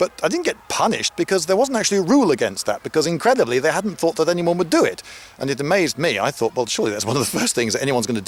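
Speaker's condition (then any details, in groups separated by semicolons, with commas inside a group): No condition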